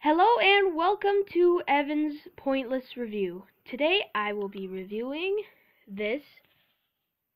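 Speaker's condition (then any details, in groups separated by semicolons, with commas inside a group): No condition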